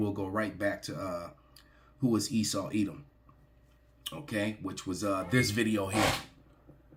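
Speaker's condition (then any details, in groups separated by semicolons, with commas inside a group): No condition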